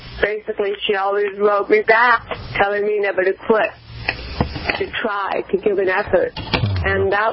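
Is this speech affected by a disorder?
Yes: cerebral palsy; cerebral palsy from premature birth, birth trauma, lack of oxygen, spinal cord surgery C1 to C7.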